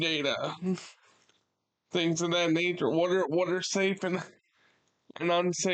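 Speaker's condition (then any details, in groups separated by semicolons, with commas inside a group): Cerebral palsy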